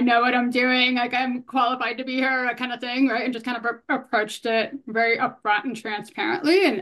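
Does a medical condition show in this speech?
Yes: hearing loss; bilateral, noticed about age 5, analog then digital hearing aids, right ear beyond aid benefit, left hearing aid; right cochlear implant at Johns Hopkins under a year ago, recognition 0% to 93%, considering left implant.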